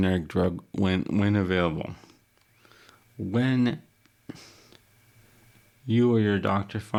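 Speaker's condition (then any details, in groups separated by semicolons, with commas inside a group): Cerebral palsy; wheelchair user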